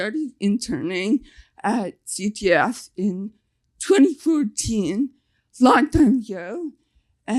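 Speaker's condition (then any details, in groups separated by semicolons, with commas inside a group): Facial paralysis (nf2-swn)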